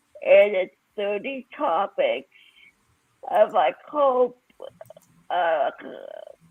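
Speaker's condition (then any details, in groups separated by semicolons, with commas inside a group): Cerebral palsy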